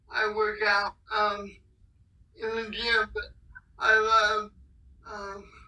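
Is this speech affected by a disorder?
Yes: cerebral palsy; physically challenged, paired with able-bodied athletes for races through Ambulance Angels of Oklahoma.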